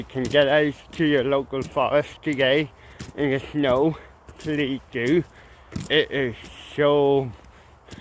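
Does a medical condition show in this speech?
Yes: cerebral palsy; mild, ataxic type.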